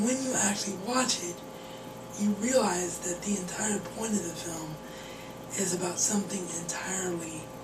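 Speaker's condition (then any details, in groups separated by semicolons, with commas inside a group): Cerebral palsy; wheelchair bound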